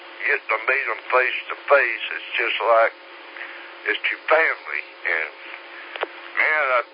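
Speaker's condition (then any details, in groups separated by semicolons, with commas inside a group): Slurred speech; takes 17 different medications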